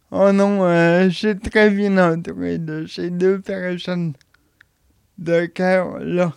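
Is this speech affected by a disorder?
Yes: cerebral palsy; since birth, unable to walk, personal helper comes, respite house since age 8 or 9; age 31.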